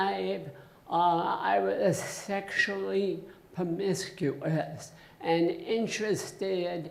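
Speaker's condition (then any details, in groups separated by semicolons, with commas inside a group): Essential tremor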